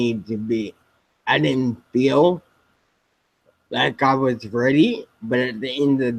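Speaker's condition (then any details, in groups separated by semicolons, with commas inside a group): Spinocerebellar ataxia type 7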